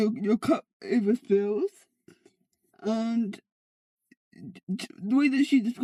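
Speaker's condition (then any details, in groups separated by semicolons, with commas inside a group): Cerebral palsy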